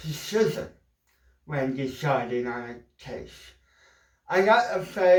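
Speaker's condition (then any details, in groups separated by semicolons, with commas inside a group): Cerebral palsy; mild, ataxic type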